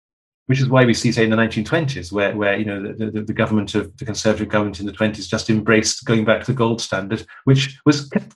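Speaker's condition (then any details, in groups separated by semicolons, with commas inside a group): No condition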